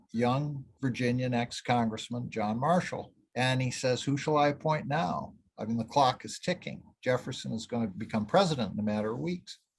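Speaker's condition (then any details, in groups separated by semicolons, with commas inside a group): No condition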